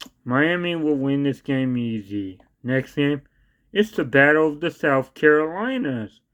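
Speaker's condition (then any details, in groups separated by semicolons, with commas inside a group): Cerebral palsy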